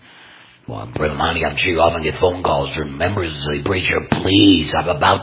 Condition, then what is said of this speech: Laryngectomy. I do know that if my mother were still alive, she would say to me, how dare you speak to me in that tone of voice?